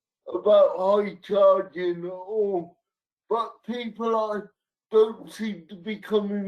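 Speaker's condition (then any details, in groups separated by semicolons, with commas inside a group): Cerebral palsy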